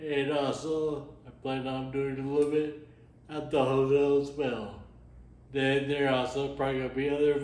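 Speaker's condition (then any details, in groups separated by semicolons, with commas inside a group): Friedreich's ataxia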